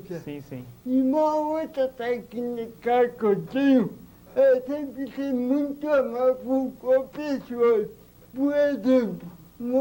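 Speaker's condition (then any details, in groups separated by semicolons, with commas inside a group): Cerebral palsy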